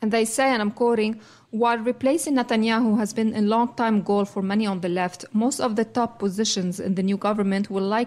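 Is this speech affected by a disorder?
No.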